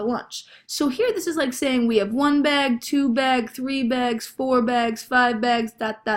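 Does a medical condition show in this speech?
No.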